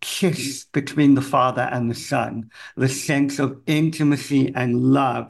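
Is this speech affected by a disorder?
Yes: cleft palate; severe speech impediment as a kid, cleft palate impacts ability to speak.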